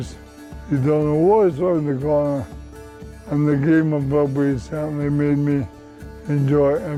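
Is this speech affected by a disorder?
Yes: motor neuron disease.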